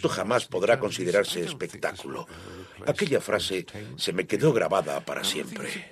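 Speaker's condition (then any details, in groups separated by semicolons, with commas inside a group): No condition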